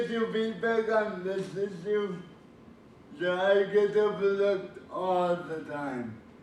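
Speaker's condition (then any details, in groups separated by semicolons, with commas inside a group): Cerebral palsy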